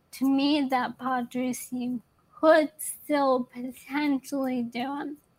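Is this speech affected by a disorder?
Yes: ALS; young onset, young woman living with ALS; still working as much as before diagnosis.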